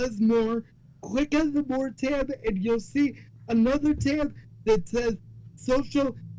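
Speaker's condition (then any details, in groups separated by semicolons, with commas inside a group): Cerebral palsy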